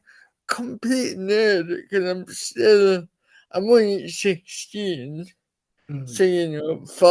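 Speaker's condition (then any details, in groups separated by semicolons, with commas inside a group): Cerebral palsy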